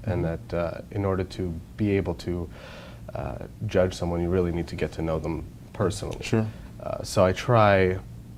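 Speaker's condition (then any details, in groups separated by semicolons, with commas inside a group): No condition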